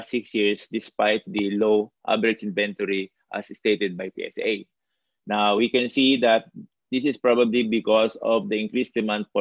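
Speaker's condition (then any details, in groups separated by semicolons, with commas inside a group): No condition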